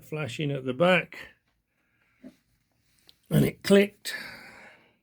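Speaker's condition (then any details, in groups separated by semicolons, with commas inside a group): No condition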